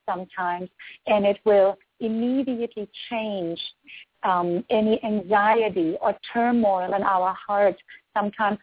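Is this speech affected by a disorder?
No.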